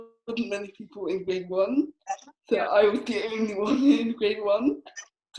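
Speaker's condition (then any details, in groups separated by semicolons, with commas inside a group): Cerebral palsy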